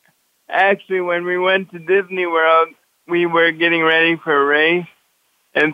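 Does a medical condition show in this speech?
Yes: cerebral palsy; brain cannot reliably direct muscles.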